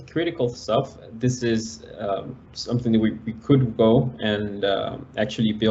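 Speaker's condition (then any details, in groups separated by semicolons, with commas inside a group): No condition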